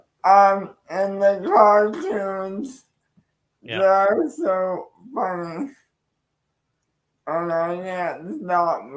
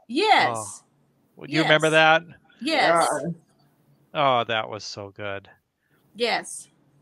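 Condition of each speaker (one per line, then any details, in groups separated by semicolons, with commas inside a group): Cerebral palsy
No condition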